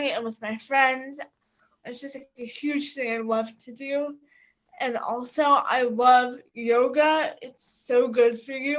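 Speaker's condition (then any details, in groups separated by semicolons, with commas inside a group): Cerebral palsy; quadriplegic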